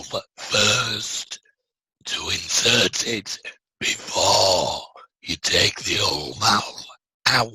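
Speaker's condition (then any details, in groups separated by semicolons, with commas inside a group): Laryngectomy, voice prosthesis; speaks via voice prosthesis valve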